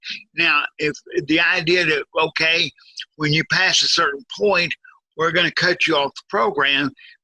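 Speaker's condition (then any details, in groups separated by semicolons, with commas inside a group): Cerebral palsy, severe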